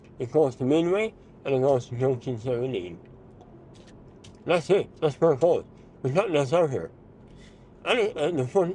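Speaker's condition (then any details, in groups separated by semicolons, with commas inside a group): Mouth cancer; speech changed by cancer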